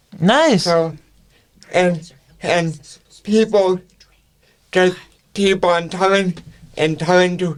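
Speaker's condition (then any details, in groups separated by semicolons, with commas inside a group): Cerebral palsy; speech affected to an extent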